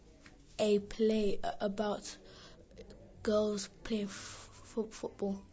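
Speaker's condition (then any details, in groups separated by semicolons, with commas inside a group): Stammering; childhood stammering, attended small stammering therapy group; blocks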